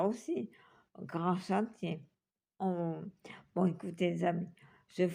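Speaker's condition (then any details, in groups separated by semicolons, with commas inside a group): Multiple sclerosis; back pain cuts off breathing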